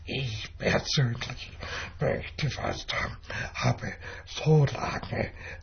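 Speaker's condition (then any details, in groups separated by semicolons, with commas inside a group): Dystonia with speech disorder; can only speak slowly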